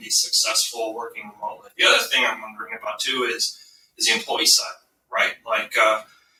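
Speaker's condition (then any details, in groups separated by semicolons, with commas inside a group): No condition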